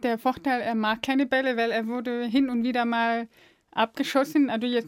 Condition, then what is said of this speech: Deafness. Aber ich habe keinen erlebt, der so gut spricht wie Sie.